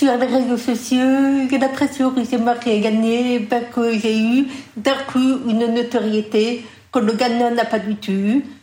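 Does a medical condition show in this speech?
Yes: deaf from birth, congenital; speaks orally and intelligibly in public, never heard own voice, voice can sound funny; learned to speak through long repetitive parrot-like training, took 20 years, told would never speak.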